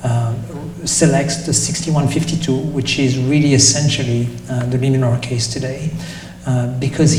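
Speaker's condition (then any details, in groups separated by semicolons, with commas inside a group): No condition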